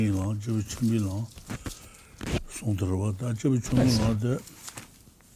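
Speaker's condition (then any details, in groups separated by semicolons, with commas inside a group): No condition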